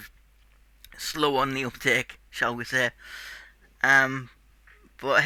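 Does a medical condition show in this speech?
Yes: cerebral palsy; tight muscles.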